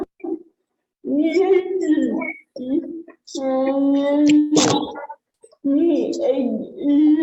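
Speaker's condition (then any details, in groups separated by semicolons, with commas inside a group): Cerebral palsy; since birth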